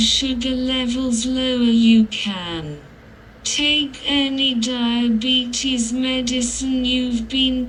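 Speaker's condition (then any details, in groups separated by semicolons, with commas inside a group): Cerebral palsy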